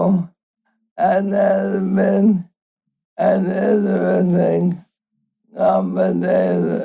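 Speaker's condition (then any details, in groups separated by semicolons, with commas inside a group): ALS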